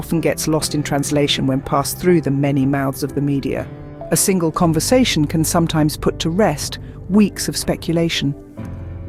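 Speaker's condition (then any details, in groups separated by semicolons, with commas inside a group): No condition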